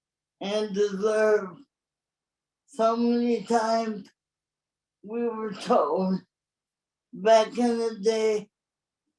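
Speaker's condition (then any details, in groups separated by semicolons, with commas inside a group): Cerebral palsy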